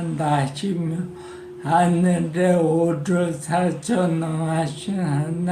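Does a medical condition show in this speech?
Yes: Parkinson's disease.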